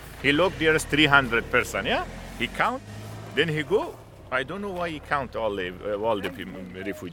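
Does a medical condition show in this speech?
No.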